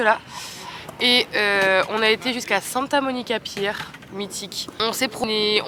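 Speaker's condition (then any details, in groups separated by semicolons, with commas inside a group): No condition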